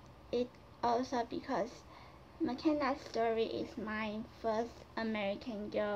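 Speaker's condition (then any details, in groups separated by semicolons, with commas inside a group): Cerebral palsy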